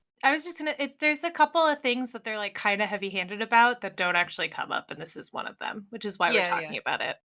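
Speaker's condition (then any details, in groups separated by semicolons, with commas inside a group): No condition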